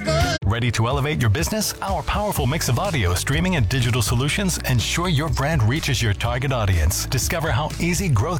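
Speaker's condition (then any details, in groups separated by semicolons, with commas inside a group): No condition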